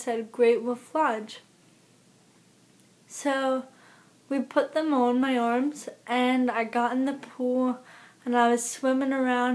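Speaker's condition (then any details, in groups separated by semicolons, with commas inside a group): Cerebral palsy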